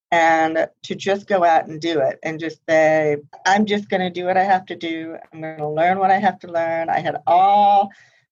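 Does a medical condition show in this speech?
Yes: profound hearing loss; congenital profound hearing loss, mostly higher frequencies, hearing aids tried repeatedly but never worked well enough.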